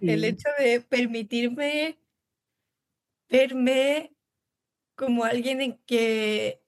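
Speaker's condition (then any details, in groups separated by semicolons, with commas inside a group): Down syndrome; congenital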